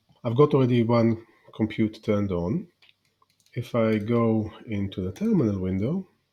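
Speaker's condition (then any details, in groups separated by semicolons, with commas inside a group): No condition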